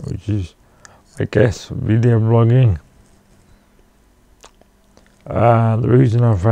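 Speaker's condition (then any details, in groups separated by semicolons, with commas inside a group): Cerebral palsy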